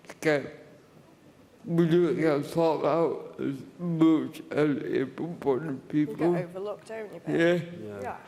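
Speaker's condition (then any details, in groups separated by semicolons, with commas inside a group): Cerebral palsy; cerebral palsy, birth brain injury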